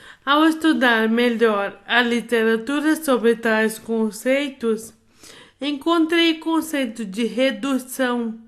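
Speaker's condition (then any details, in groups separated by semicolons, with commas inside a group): Amyotrophic lateral sclerosis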